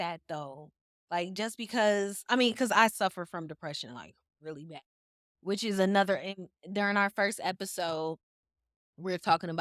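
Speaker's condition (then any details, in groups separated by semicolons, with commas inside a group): No condition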